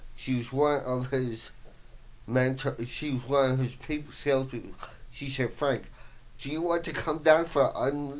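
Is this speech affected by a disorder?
Yes: voice box damage, traumatic brain injury; voice box partially damaged by fireman's trach tube, traumatic brain injury from smoke inhalation in fire; difficulty talking, lost singing voice, slight speech impediment, listeners misjudge as mentally impaired.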